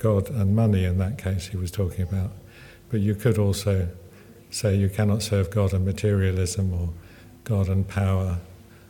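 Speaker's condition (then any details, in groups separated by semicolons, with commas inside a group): Parkinson's; Parkinson's exercise programmes, table tennis and snooker groups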